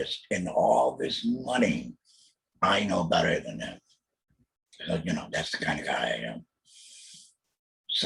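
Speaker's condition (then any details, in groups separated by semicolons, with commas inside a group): Total laryngectomy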